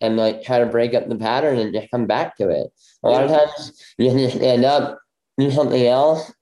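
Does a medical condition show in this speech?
Yes: bilateral cleft lip; congenital bilateral.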